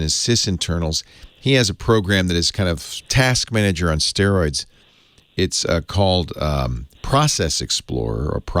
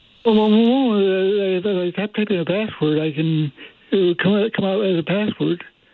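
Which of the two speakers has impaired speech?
The second: Parkinson's disease; difficulty typing on phone screen; voice less clear than before.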